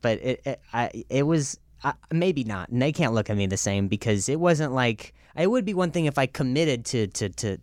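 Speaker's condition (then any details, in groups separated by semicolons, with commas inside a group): Stutter; significant speech impediment; speaks for a living as stand-up comic; repeated sounds, repeated words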